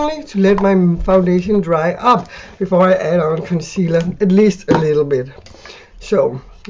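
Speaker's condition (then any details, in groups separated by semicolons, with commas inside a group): No condition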